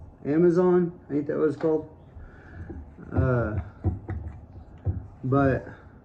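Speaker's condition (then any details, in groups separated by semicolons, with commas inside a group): No condition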